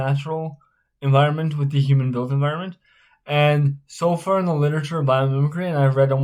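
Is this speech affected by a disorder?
Yes: spastic cerebral palsy.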